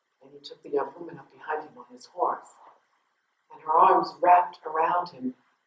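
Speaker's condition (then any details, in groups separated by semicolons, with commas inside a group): No condition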